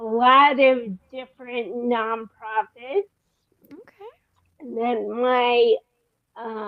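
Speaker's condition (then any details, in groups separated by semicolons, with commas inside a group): Friedreich's ataxia; progressive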